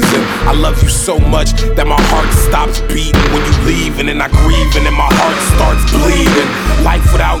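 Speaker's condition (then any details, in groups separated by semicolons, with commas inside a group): No condition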